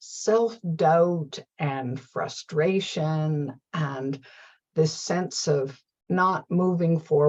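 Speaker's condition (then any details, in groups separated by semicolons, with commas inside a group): No condition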